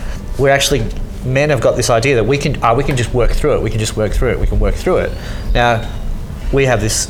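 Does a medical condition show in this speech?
Yes: cleft lip and palate.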